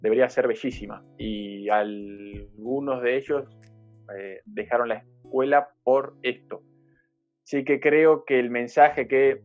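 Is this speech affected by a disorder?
Yes: stuttering; developmental stuttering, began when starting to speak around age two to four, never stopped; not fluent, blocks and repetitions, some days many blocks; here blocks.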